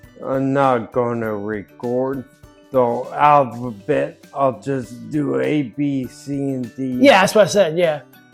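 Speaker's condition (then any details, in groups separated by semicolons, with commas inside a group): Ataxia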